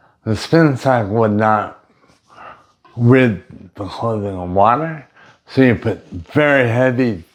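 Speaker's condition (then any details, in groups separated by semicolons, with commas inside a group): Brain injury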